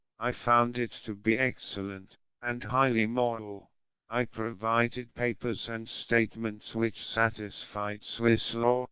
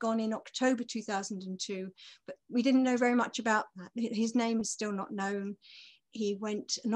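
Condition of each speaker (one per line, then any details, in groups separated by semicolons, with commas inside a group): Bulbar onset motor neurone disease; bulbar onset, tongue, lips, mouth, throat muscles affected; about two years since onset, weakening balance and strength, tube-fed; cannot speak, uses synthetic voice from recorded phrases, no oral eating, speech-generating device
No condition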